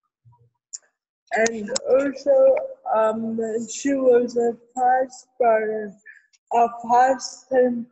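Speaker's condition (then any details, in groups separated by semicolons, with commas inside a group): Cerebral palsy; incubator for weeks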